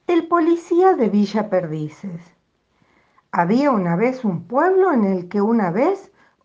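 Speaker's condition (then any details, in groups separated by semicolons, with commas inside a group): No condition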